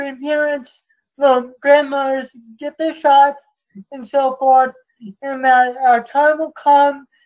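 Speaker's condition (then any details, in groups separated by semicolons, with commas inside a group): Cerebral palsy; from birth, affects movement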